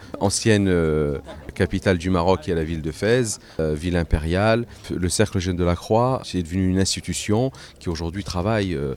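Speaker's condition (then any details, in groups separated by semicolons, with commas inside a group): No condition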